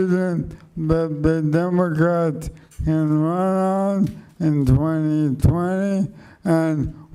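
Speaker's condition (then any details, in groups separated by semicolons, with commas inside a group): Motor neuron degeneration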